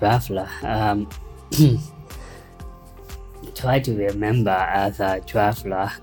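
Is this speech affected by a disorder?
Yes: Down syndrome; intellectual disability.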